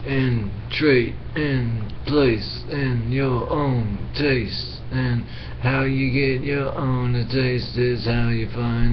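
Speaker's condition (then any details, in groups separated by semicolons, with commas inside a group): Brain injury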